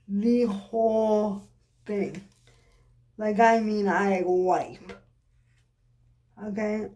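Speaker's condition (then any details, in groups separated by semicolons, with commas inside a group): Cerebral palsy; occasional swallowing problems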